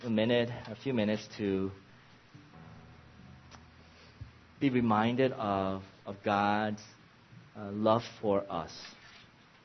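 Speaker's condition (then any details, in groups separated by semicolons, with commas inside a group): No condition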